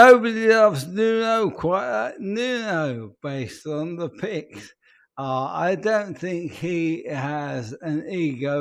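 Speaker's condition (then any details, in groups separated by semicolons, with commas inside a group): ALS; speech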